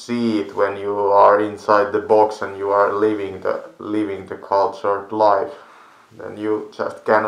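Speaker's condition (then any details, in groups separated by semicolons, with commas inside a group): No condition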